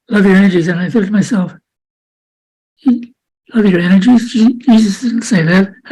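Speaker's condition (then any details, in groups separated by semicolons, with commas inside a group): Parkinson's disease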